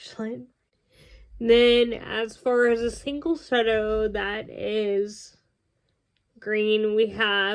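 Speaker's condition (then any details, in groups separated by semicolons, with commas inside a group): Cerebral palsy; congenital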